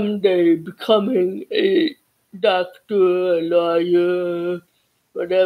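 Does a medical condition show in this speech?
Yes: cerebral palsy.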